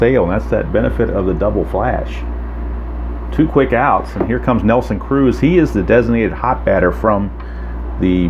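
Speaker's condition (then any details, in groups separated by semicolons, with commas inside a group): No condition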